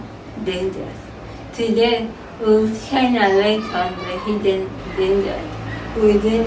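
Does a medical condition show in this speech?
Yes: cerebral palsy; from birth.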